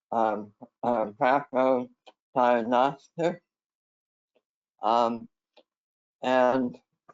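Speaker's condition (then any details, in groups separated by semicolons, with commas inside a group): Head and neck cancer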